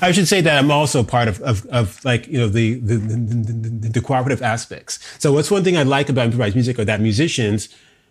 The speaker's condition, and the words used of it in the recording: Stuttering. And then people in my workshops, people in my concerts hear me stutter.